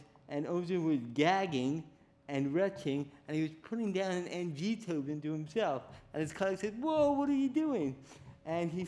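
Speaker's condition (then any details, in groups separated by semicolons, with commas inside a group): Cerebral palsy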